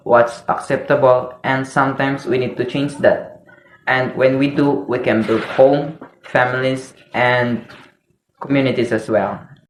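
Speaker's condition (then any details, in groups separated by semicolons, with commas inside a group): No condition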